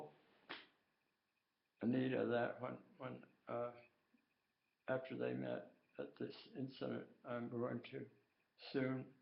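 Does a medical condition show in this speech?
Yes: tongue cancer.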